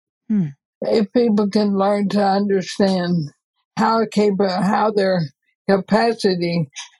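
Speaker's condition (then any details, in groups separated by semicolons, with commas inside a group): ALS; gets out of breath easily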